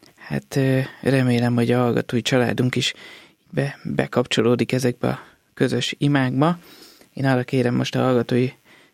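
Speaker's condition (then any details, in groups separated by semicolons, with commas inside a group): No condition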